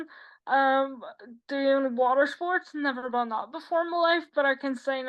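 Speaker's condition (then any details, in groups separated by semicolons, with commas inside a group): Quadriplegic cerebral palsy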